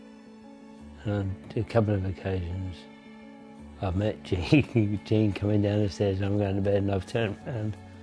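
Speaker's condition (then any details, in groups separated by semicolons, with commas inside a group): Parkinson's disease; symptoms sometimes uncontrolled, reduced abilities; weak voice, unclear diction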